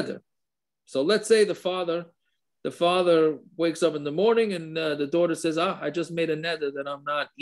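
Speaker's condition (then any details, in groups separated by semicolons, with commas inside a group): No condition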